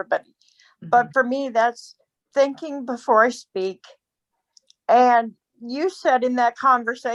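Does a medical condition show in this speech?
Yes: cerebral palsy; speech noticeably atypical.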